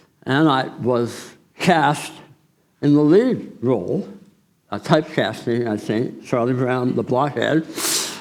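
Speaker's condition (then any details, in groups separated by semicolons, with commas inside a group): Tongue cancer surgery; noticeable diction difficulties, swallowing and saliva problems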